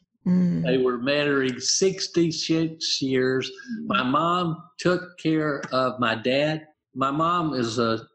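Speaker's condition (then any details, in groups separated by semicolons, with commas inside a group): Aphasia, apraxia, dysarthria after stroke; motor apraxia, dysarthria from stroke, lost reading and writing, doctors said would never talk; one year three months post-stroke, practices speech four hours daily, helped by St. Petersburg aphasia center; initially mute, plans each sentence, interruption loses it, mistaken for drunk, carries aphasia card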